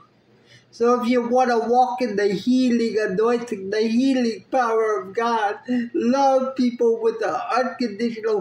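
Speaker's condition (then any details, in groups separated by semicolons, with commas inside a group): Spastic cerebral palsy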